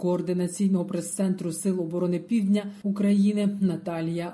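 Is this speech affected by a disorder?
No.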